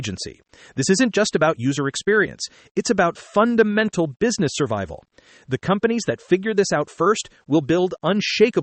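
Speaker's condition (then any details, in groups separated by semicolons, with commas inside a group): No condition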